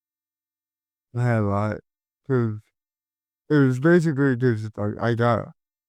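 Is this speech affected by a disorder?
Yes: cerebral palsy; caused by stroke at birth.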